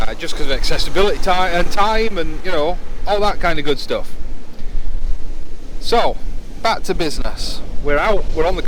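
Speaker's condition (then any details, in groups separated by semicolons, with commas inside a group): No condition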